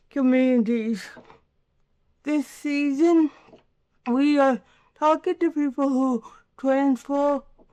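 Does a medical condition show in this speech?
Yes: cerebral palsy.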